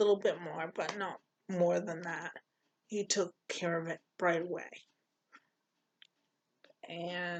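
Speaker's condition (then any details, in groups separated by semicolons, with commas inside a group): Cerebral palsy; poor balance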